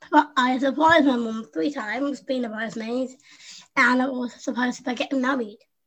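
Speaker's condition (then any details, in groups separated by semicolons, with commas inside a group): Down syndrome; congenital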